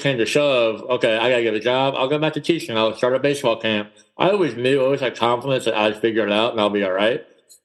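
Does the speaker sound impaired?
Yes: cleft palate; speech impediment in childhood, speech therapy after moving south, others mocked way of talking.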